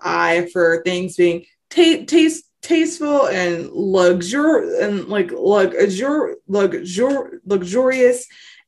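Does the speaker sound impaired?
Yes: stuttering; stutter since childhood, lifelong, frequent, parents rewarded getting a full sentence out; ongoing frequent stutter, once avoided phone calls and speaking, now speaks publicly; frequent whole-word and part-word repetitions, fillers um and uh, revisions; here repeated sounds.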